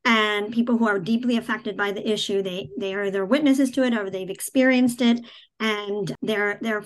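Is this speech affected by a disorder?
Yes: cleft palate, cleft palate without cleft lip.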